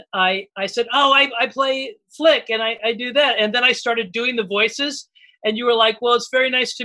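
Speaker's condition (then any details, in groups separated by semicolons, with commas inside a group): No condition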